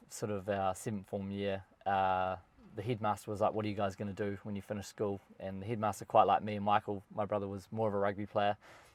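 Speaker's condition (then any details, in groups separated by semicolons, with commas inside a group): No condition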